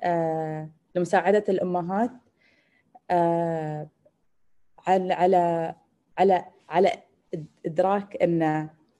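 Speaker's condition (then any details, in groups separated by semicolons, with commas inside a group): Stuttering; stutter since childhood; repeated sounds, repeated words, prolonged sounds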